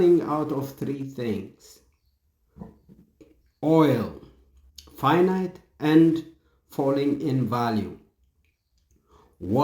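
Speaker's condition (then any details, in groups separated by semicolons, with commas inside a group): No condition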